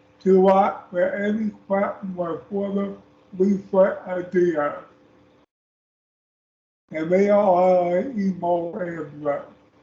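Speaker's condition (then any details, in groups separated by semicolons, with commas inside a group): Speech impairment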